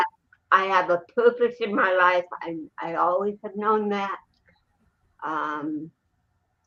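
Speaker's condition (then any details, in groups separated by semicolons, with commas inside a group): Cerebral palsy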